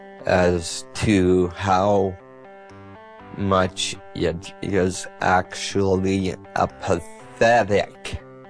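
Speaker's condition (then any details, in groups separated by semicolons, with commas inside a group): Multiple sclerosis; severe shaking earlier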